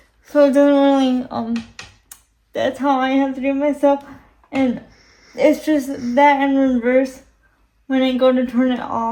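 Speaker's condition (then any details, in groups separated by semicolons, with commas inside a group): Cerebral palsy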